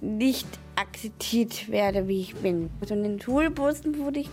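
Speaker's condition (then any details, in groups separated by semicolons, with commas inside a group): Down syndrome; trisomy 21, congenital, third copy of chromosome 21, 47 instead of 46 chromosomes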